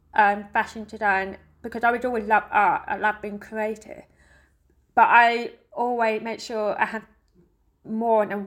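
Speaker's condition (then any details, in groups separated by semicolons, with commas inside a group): Deafness; not the music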